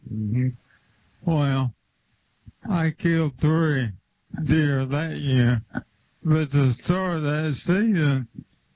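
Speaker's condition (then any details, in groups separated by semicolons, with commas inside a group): ALS; limb onset, left hand weakness first, spread through left arm, slight right leg symptoms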